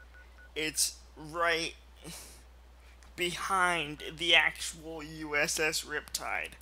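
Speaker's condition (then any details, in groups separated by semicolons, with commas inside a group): Cerebral palsy, mild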